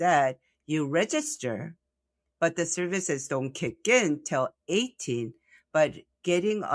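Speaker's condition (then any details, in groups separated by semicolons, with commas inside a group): No condition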